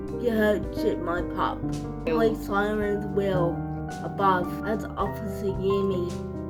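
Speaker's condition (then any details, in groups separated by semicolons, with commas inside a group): Cerebral palsy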